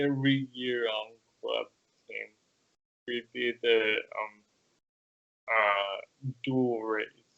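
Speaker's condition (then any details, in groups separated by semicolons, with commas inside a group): Cerebral palsy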